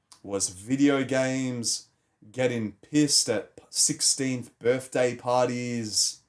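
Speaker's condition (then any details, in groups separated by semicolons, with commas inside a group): No condition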